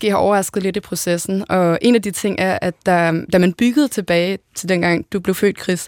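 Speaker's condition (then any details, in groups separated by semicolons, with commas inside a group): No condition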